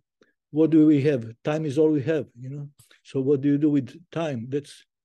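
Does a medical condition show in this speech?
Yes: Parkinson's disease; diagnosed 2010, could not play guitar syncopation, stopped playing guitar publicly 2015.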